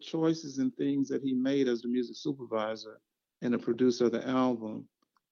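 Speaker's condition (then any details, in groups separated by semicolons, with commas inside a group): No condition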